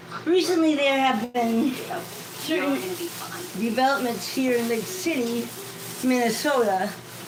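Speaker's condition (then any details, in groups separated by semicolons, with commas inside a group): Cerebral palsy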